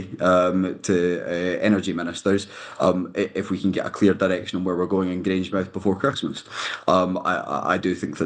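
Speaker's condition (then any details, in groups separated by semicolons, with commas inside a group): No condition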